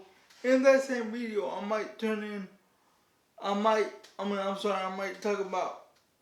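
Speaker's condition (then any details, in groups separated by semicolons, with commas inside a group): Cerebral palsy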